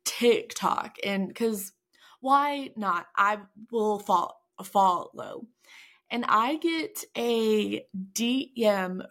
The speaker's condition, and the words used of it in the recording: Stuttering. We never know if I'm going to be stuttering a lot more or not.